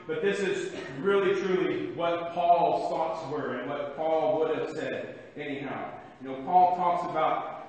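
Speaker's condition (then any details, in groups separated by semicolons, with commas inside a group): No condition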